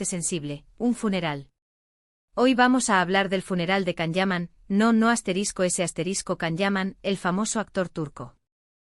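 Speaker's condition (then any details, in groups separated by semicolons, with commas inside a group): No condition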